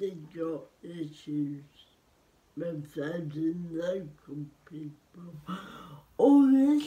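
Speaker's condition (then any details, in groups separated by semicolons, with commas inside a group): Cerebral palsy; spastic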